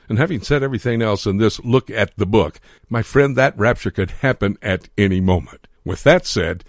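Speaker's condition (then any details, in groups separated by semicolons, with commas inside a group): No condition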